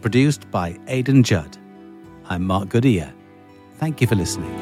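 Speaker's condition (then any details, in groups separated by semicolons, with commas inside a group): No condition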